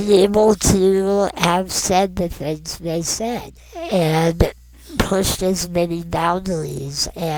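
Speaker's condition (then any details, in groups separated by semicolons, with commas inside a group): Non-progressive muscular dystrophy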